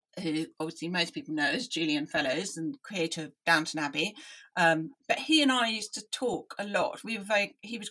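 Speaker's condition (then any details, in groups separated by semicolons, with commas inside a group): Deafness; analog hearing aids in childhood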